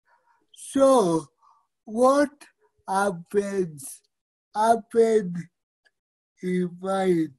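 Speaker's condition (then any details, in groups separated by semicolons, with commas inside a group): Cerebral palsy; fine motor skill challenges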